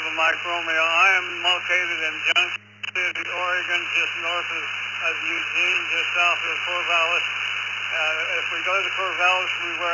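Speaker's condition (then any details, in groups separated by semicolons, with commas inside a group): Parkinson's; left side affected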